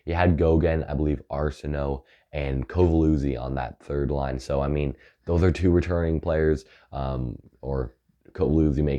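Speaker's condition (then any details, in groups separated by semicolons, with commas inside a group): No condition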